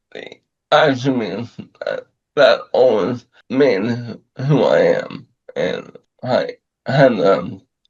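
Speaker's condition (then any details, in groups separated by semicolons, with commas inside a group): ALS; about two years since onset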